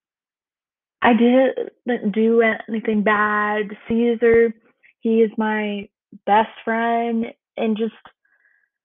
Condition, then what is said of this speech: Stuttering. I go to the buzz because I can have the most stuttering, worst stuttering days.